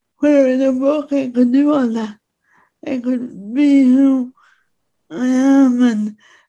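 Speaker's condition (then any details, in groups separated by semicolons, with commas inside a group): Speech impediment; disabled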